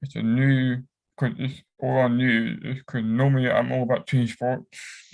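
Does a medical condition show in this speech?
Yes: cerebral palsy; affects whole body; cramps.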